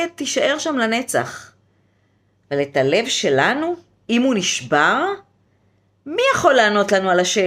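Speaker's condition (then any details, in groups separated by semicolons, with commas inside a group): No condition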